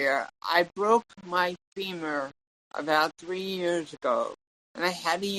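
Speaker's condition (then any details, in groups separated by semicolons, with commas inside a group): Cerebral palsy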